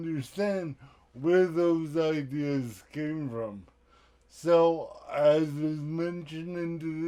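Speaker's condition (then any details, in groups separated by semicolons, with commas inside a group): Cerebral palsy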